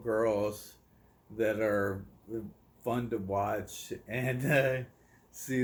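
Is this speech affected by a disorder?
Yes: ALS.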